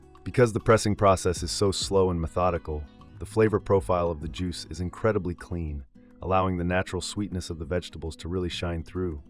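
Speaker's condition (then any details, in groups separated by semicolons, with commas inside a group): No condition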